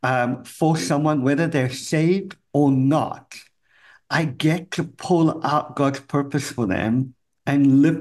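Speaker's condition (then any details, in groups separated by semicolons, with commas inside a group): Cleft palate; severe speech impediment as a kid, cleft palate impacts ability to speak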